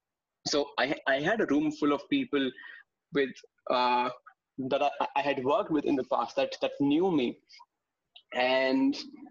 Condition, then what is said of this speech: Stuttering. In my personal view, having the stammer is not something which was there in my control, but working on it and reducing that stammer is something which I can do.